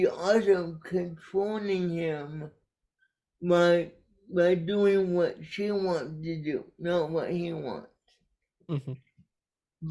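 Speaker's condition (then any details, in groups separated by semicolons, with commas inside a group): Cerebral palsy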